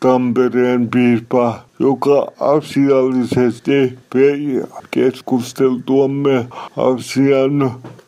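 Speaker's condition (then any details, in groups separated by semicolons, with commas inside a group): Cerebral palsy; somewhat unclear, self-described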